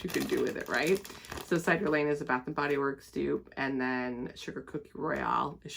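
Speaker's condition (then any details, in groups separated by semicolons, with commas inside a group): No condition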